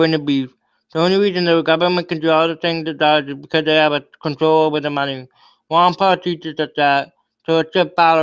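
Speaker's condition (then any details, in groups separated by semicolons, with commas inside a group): Cerebral palsy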